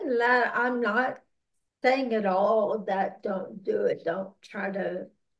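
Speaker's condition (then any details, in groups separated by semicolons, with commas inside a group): Aphasia and ataxia; progressive ataxia; cannot always pick out needed words, hard to clearly express ideas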